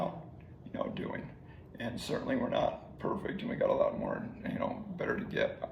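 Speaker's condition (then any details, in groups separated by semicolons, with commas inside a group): ALS; slowly progressing ALS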